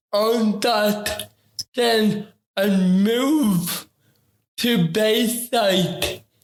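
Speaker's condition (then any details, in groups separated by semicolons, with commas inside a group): Ataxic cerebral palsy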